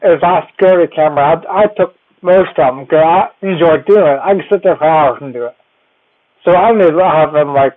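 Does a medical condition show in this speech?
Yes: cerebellar ataxia; gets around with walker, team helps up and down stairs.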